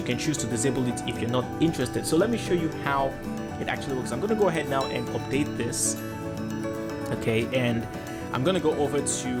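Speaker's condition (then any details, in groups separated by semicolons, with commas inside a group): No condition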